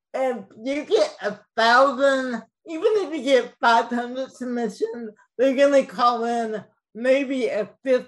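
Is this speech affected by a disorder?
Yes: cerebral palsy, mild; speech mildly affected.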